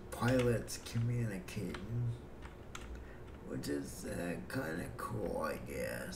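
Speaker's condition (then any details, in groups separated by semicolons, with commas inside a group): Cerebral palsy; breathing fine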